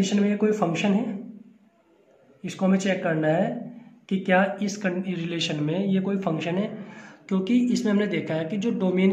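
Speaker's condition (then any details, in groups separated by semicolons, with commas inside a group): No condition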